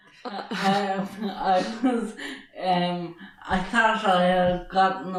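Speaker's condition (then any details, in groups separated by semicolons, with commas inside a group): Traumatic brain injury; severe, car crash, cognitive challenges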